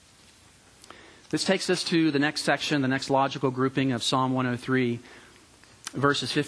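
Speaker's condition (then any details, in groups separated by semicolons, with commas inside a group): No condition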